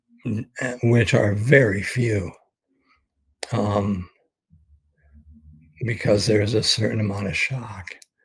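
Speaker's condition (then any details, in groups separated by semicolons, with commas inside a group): ALS; expects to lose voice very soon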